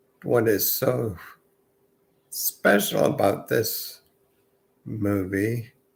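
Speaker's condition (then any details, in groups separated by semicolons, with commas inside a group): Multiple sclerosis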